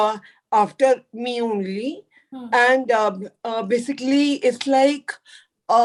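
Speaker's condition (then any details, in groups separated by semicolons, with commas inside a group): Cerebral palsy; could not talk as a child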